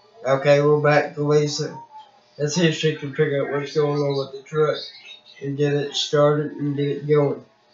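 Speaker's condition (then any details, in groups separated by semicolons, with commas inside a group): Cerebral palsy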